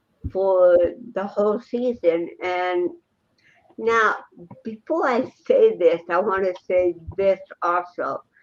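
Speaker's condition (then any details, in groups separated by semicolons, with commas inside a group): Cerebral palsy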